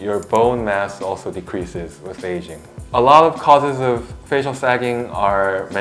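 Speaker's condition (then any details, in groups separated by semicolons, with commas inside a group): No condition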